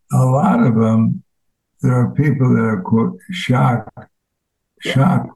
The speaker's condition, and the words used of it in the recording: ALS (motor neuron disease). Now you've got a different voice.